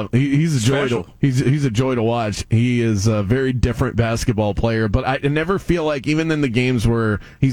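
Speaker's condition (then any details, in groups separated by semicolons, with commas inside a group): No condition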